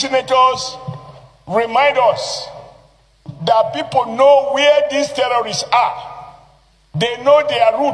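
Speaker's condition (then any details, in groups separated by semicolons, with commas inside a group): No condition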